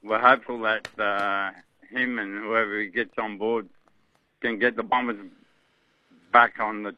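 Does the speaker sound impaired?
Yes: motor neurone disease; diagnosed, no treatment or cure currently available.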